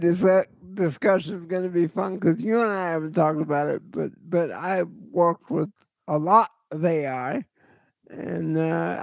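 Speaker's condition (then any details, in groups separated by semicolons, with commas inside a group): Cerebral palsy; voice always shot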